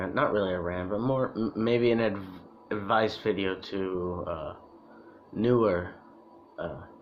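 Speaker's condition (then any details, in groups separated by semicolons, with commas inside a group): No condition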